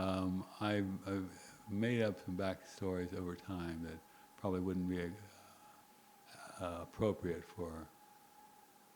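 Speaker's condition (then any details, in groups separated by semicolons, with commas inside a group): Parkinson's disease; very quiet speech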